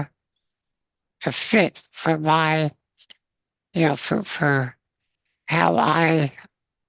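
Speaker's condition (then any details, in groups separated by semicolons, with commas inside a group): Spinal muscular atrophy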